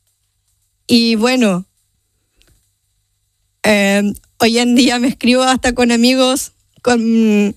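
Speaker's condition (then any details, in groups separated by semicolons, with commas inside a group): Down syndrome; genetic, from birth; age 30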